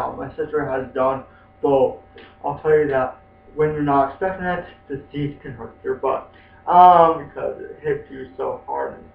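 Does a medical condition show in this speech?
Yes: spastic quadriplegic cerebral palsy.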